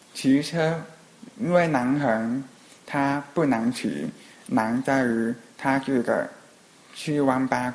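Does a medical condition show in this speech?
Yes: hearing impairment; falls behind.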